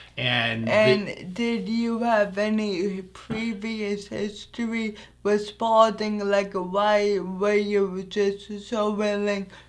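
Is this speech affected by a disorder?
Yes: anoxic brain injury.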